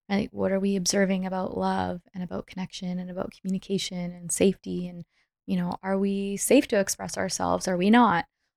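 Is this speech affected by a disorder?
No.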